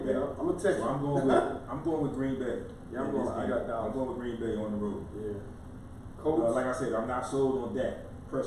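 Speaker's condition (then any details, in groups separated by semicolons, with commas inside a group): No condition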